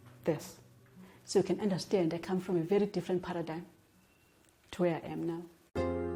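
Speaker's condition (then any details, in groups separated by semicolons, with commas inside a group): No condition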